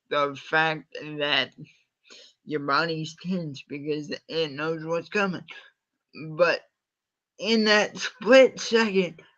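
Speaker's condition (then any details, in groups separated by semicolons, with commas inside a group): Cerebral palsy; from birth, uses wheelchair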